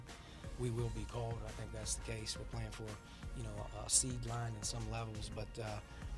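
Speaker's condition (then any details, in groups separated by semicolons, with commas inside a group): No condition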